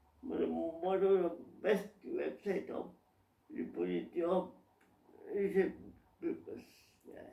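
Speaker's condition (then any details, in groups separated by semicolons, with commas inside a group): Cerebral palsy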